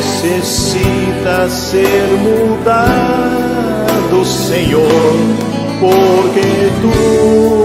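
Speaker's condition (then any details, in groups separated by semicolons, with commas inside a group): No condition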